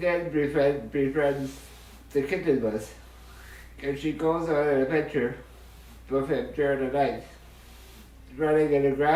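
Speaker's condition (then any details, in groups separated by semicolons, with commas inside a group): Duchenne muscular dystrophy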